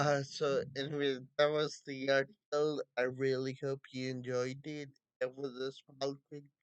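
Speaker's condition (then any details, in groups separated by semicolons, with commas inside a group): Friedreich's ataxia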